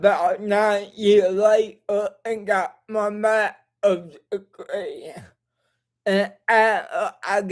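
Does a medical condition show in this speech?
Yes: cerebral palsy.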